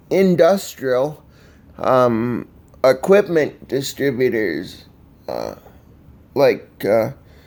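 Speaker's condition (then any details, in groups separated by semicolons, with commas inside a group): Cerebral palsy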